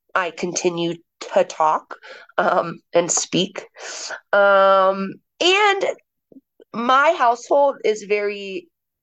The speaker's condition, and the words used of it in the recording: Stuttering. And I was at a drive-through and I was struggling to speak so bad I started to cry.